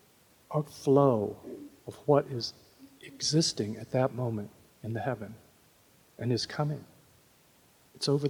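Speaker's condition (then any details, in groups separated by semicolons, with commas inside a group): No condition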